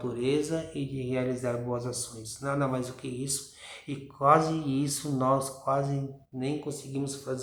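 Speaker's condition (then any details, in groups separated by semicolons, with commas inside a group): No condition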